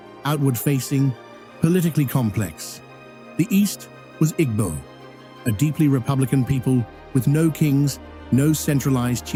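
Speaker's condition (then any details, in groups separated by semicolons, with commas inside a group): No condition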